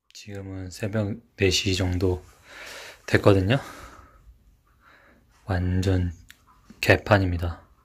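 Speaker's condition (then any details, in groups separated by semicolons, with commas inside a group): No condition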